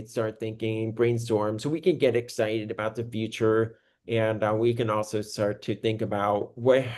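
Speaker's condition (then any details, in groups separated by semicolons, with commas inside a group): No condition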